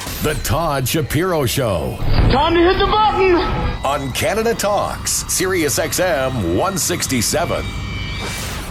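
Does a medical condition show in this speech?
No.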